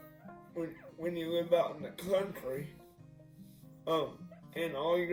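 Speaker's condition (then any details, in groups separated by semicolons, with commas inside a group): Cerebral palsy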